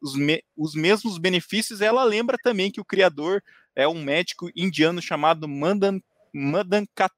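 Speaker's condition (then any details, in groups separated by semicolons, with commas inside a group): No condition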